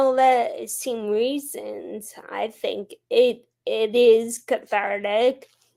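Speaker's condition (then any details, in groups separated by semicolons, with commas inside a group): Friedreich's ataxia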